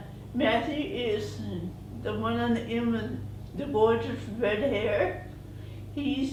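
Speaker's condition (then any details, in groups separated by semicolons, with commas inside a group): Cerebral palsy; present from birth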